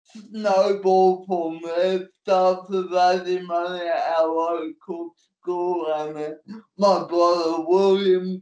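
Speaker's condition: Cerebral palsy; physical disability only

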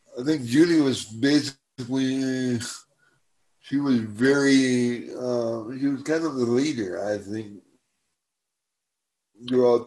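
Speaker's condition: Cerebral palsy; spastic type

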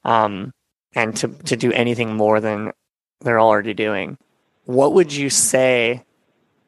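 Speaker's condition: Cleft palate and lip; seven surgeries before age 7

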